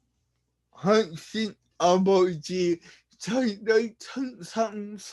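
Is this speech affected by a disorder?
Yes: brain lesion disability.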